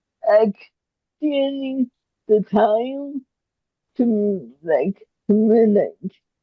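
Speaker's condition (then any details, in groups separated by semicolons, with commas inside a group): Cerebral palsy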